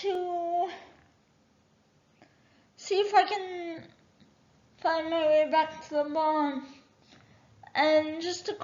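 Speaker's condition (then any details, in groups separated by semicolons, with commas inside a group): Cerebral palsy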